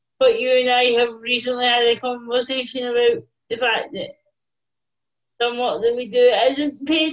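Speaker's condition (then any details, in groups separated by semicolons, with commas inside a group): Cerebral palsy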